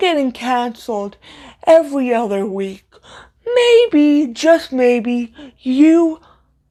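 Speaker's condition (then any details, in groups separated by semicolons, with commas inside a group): Cerebral palsy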